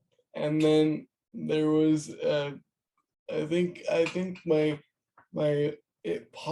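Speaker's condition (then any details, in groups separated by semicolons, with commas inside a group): Cerebral palsy; caused by brain bleed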